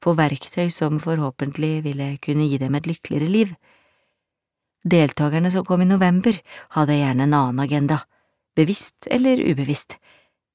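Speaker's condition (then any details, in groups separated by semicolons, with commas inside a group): No condition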